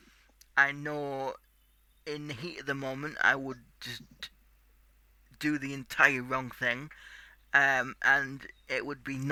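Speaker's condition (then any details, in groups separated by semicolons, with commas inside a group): Cerebral palsy; tight muscles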